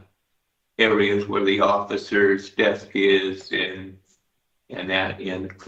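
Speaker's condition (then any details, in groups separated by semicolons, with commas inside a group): Parkinson's disease; medication controls tremors, working less well this morning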